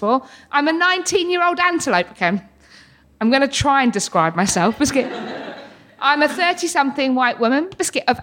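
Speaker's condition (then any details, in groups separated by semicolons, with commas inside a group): Tourette syndrome; tics since childhood, diagnosed in 20s, wheelchair user, seizure-like ticking fits several daily, support worker; involuntary vocal tics, hedgehog, cats, random phrases, obscene tics, speech control lost during fits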